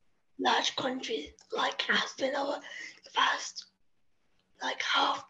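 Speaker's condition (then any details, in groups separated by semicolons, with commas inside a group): Spastic quadriplegic cerebral palsy; agency carers assist getting up and going to bed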